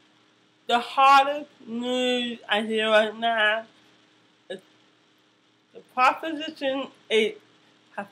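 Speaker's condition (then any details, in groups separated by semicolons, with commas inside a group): Cerebral palsy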